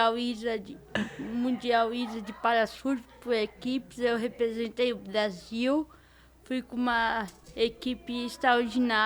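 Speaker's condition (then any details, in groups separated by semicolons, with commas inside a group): Cerebral palsy; diparetic form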